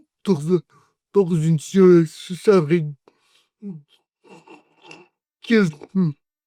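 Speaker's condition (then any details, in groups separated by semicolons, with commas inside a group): Cerebral palsy; 40 years with condition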